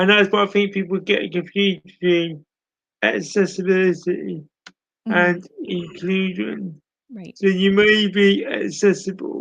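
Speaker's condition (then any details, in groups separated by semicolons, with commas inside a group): Cerebral palsy; speech impairment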